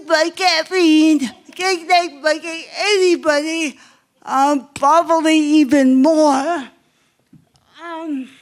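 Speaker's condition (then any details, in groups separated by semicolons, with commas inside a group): Cerebral palsy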